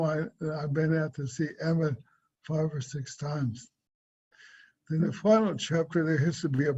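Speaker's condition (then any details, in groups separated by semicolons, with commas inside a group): Cerebral palsy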